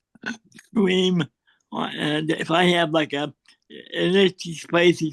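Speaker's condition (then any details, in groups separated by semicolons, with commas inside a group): Cerebral palsy; spasticity, leans right, since childhood; wheelchair user after spinal cord surgery about five years ago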